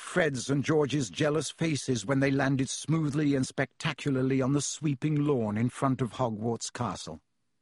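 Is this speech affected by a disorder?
No.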